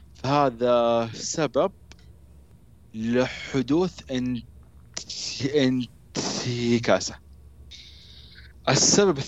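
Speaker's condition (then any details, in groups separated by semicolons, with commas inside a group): Stuttering; control program at Irada Club, then program with speech therapist, past relapses; repeated sounds, blocks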